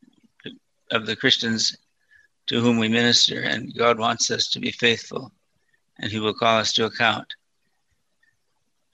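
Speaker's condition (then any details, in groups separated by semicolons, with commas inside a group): Parkinson's disease, mild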